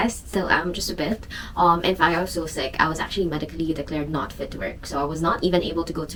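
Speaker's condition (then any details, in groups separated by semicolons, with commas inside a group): No condition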